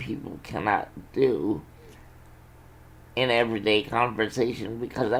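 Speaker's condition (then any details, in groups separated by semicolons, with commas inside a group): Cerebral palsy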